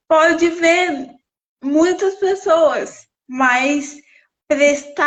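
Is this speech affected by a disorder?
Yes: cerebral palsy.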